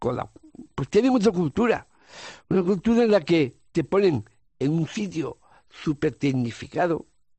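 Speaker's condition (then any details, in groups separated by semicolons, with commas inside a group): Down syndrome; congenital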